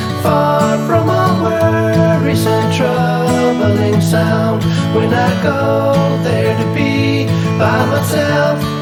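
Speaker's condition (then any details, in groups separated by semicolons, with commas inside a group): No condition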